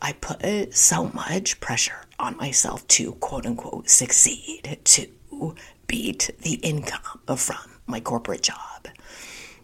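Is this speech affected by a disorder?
Yes: spasmodic dysphonia; holistic treatment with Dr. Chang and Dr. Lin.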